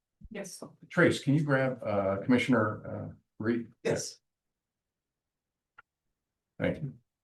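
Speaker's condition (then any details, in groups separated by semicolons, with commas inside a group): No condition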